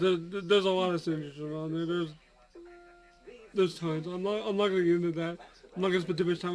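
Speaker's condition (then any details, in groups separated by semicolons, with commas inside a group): Cerebral palsy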